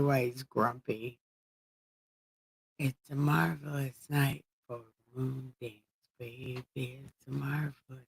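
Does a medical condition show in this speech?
Yes: brain injury; brain surgery.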